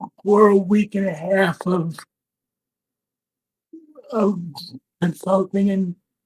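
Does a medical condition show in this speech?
Yes: Parkinson's disease; deep brain stimulation electrodes implanted, tremor onset.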